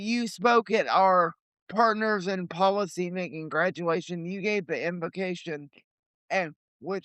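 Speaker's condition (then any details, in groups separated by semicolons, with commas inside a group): Cerebral palsy; limited mobility, legs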